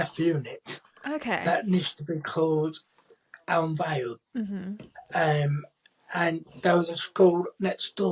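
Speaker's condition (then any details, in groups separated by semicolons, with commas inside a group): Cerebral palsy; speaks quite clearly, had childhood speech therapy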